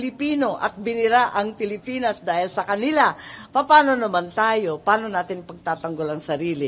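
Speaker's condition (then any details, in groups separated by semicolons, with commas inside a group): No condition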